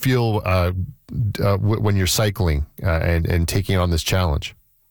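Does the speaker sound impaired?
No.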